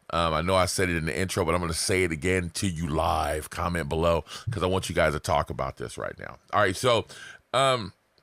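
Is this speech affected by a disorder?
No.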